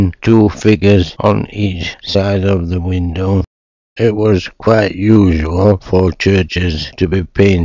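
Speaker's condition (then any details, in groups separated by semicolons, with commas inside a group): Motor neuron disease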